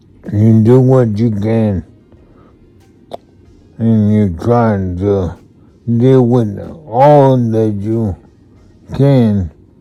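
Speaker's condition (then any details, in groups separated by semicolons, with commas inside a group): Multiple sclerosis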